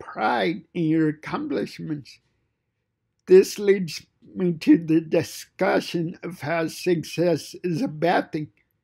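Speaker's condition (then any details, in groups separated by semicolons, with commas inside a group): Cerebral palsy; fine motor impairment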